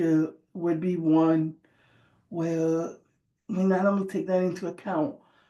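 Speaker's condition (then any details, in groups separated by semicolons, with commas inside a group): Cerebral palsy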